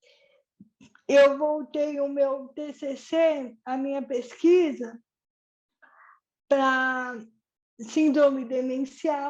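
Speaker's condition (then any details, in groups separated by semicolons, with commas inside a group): Cerebral palsy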